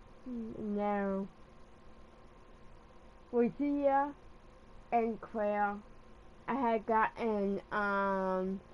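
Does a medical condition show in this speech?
Yes: cerebral palsy.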